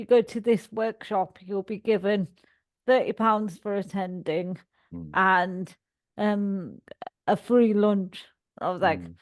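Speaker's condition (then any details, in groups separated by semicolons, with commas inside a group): Cerebral palsy; all four limbs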